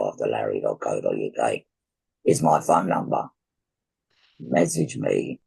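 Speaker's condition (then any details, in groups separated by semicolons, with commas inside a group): Laryngectomy for laryngeal cancer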